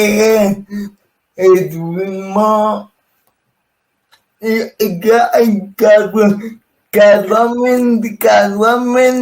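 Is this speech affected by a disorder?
Yes: cerebral palsy.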